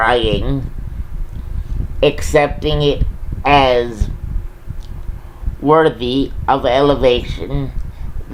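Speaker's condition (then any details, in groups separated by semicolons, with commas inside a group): Cerebral palsy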